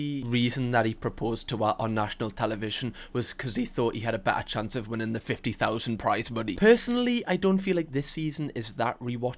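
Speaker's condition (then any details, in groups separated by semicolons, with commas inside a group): No condition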